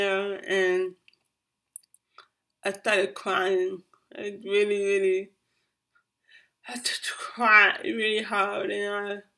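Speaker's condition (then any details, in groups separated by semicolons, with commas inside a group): Cerebral palsy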